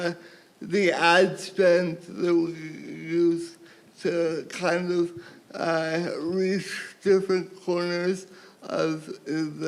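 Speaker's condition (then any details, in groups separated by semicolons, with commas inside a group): Cerebral palsy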